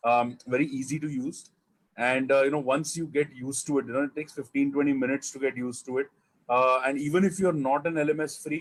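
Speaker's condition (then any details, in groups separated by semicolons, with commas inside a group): No condition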